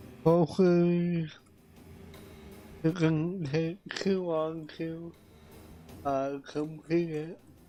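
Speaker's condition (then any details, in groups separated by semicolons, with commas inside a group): Cerebral palsy; affects voice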